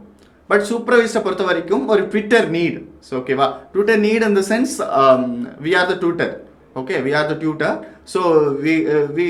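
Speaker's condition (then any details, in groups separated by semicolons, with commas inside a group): No condition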